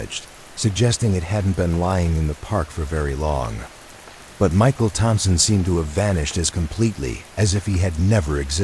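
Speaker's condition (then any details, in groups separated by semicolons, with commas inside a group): No condition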